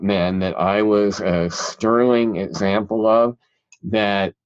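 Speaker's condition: Cleft palate; present since childhood

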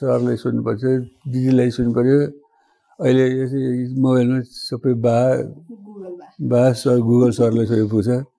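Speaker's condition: Parkinson's disease; slurred, jumbled speech, sometimes hard to understand, sometimes sounds fine, dry mouth

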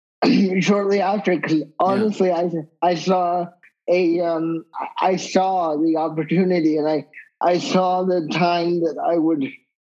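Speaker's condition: Cerebral palsy; wheelchair user

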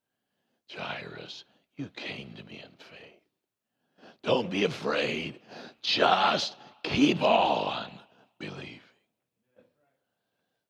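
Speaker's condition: Voice box removal needed; vocal cord cancer

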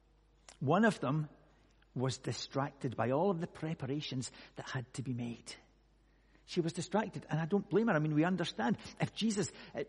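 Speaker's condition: No condition

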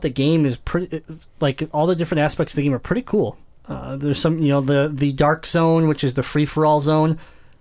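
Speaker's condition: Cleft palate; congenital cleft palate

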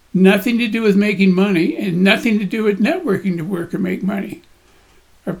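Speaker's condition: Parkinson's disease; voice shakes, body shakes

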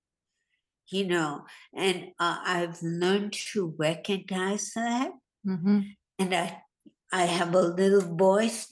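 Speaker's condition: Hemorrhagic stroke; more than a year after stroke

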